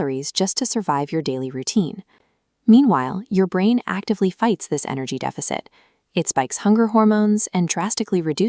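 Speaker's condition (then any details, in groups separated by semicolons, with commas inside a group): No condition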